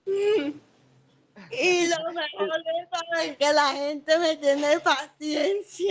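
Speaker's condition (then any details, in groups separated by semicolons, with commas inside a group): Cerebral palsy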